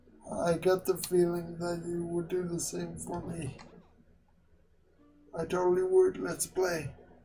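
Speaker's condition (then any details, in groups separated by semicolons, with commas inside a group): Quadriplegic cerebral palsy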